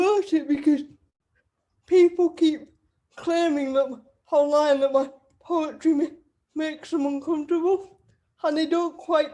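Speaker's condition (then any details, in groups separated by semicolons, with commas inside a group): Cerebral palsy; wheelchair user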